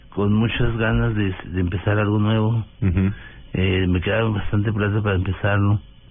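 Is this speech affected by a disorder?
Yes: Parkinson's disease; onset after returning to Bogotá, stooped hunched posture at times, loss of strength, weakness; neurologist care, walking, running and tennis exercise, felt stronger after two weeks; voice sometimes trembles, sometimes intelligible, sometimes not understood at all.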